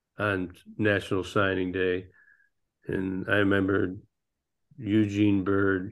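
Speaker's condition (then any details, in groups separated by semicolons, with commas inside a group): Parkinson's disease; man nearly 66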